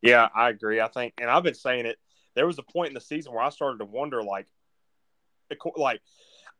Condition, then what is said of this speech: None; typical speech.